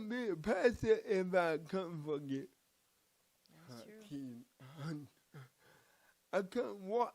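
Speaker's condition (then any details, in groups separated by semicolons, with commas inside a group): Cerebral palsy; from birth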